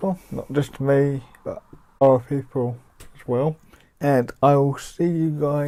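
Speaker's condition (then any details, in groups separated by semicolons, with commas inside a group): Cerebral palsy; mild, affects muscles and speech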